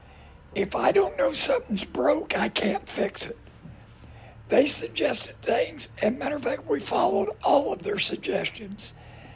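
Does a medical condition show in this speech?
Yes: voice damage from cancer; cancer damage to voice box, fighting cancer about 10 years, given fatal prognosis 5 years ago; raspy voice, voice box destroyed by cancer.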